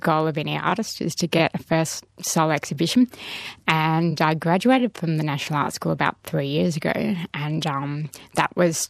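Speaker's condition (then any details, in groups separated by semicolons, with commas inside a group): Profound deafness, progressive hearing loss, cochlear implants; born with moderate hearing loss about 30-40%, detected at three, total loss in 20s, bilateral cochlear implants; second implant last year after first, rehabilitation with surgeon, understands speech well even in noise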